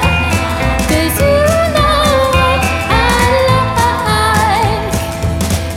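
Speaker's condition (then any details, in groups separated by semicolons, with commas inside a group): No condition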